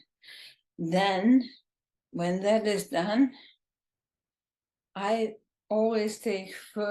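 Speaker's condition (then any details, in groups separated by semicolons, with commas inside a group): ALS, bulbar form, bulbar onset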